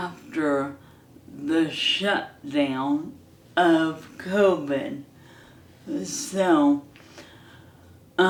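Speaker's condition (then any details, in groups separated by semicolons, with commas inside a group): ALS; hand onset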